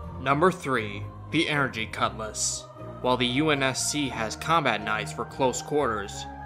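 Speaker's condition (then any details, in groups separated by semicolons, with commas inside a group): No condition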